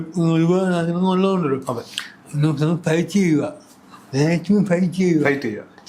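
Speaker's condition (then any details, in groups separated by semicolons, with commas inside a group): Cerebral palsy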